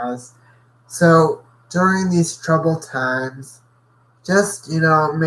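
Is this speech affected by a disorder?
Yes: cerebral palsy; muscles very tight today; cannot talk today due to tight muscles.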